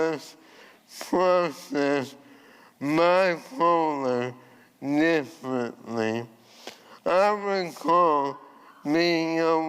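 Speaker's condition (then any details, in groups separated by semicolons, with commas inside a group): ALS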